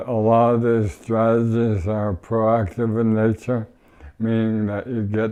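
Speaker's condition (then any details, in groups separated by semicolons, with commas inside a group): ALS; no tracheostomy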